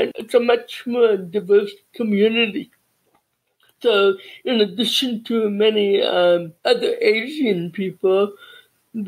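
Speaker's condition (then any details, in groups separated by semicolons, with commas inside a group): Cerebral palsy; childhood speech therapy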